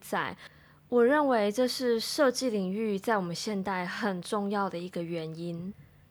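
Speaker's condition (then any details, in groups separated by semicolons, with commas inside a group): No condition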